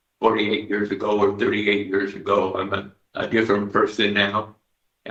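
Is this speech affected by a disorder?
Yes: Parkinson's disease.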